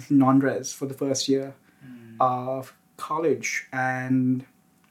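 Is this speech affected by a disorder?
Yes: stutter; onset at age 3; here prolonged sounds, blocks.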